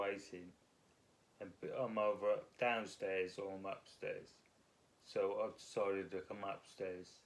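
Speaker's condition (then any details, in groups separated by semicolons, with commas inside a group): Multiple sclerosis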